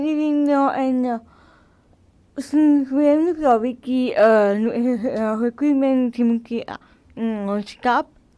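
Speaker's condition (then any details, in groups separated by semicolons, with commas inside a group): Cerebral palsy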